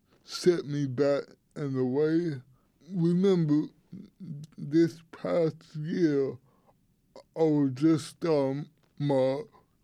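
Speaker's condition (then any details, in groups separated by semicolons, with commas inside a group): Cerebral palsy; cerebral palsy since birth, tight muscles, affects speaking, walking and hands, childhood physical therapy for hand use; speech affected, would be very hard to understand without the muscle relaxer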